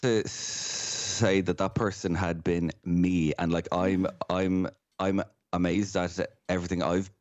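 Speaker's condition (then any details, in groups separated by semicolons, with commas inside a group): Stammer; stammer since first speaking, overt open struggle then covert, worsened during journalism degree at DCU, childhood speech therapy with short-term gains; instructor on peer-led McGuire Programme Ireland, uses costal breathing technique; formerly avoided trigger words and situations, used tricks to seem fluent, fear-driven blocks; repeated words, blocks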